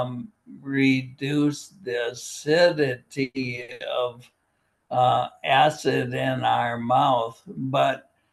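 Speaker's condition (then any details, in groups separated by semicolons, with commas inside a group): Primary lateral sclerosis, bulbar onset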